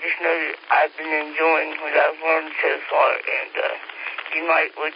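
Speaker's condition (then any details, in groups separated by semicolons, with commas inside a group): Speech impediment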